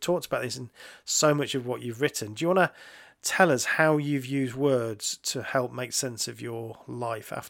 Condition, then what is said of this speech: No condition.